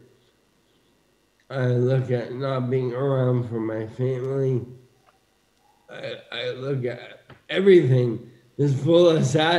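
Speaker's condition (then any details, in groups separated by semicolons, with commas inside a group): ALS; bulbar onset; diagnosed four months ago; losing speech, a little difficult to understand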